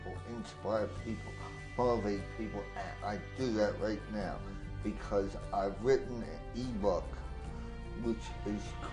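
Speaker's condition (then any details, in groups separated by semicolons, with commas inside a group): Voice box damage from tracheostomy; cannot sing as before, ongoing voice challenge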